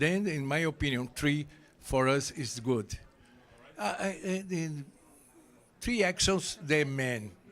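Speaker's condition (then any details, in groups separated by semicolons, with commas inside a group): No condition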